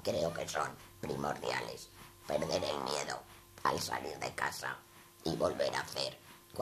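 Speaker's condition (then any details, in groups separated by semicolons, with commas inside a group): Total laryngectomy; fluent esophageal voice, upper esophagus and cricopharyngeal muscle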